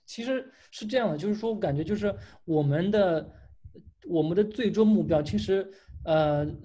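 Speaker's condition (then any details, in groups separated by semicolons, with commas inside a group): Stuttering; stuttering since early primary school, blocks when called on, fluent in choral reading, childhood ENT visit unhelpful; controls stuttering with speech techniques from speech clinic therapy, including practice presentations to therapists; controls speaking speed with techniques, slow relaxed pace, techniques make stuttering noticeable to listeners; repeated sounds, repeated words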